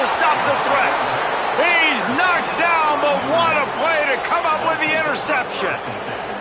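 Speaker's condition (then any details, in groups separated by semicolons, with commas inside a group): No condition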